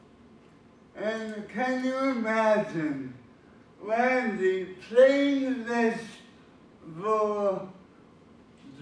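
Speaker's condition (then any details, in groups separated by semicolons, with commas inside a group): Cerebral palsy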